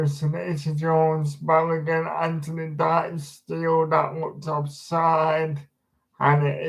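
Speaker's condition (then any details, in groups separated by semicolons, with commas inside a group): Disability affecting speech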